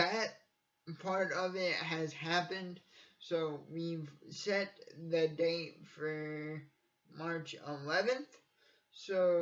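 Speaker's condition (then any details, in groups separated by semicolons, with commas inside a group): Cerebral palsy; from birth, uses wheelchair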